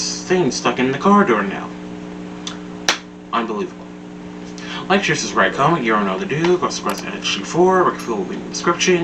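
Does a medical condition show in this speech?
No.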